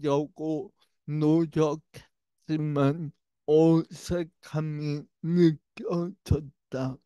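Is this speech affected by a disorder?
Yes: brain lesion disability.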